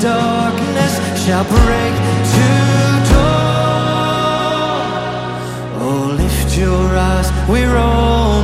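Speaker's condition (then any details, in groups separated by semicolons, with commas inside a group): No condition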